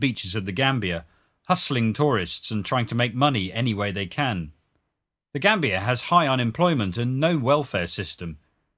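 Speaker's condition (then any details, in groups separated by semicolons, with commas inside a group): No condition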